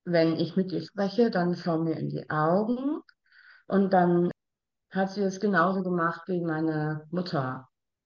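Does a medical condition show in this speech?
Yes: Down syndrome; BUK signing-supported communication used heavily in early childhood through family.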